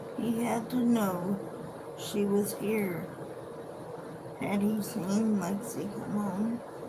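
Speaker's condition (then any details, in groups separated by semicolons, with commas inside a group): Cerebral palsy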